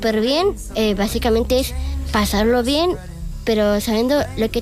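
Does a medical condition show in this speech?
Yes: Down syndrome.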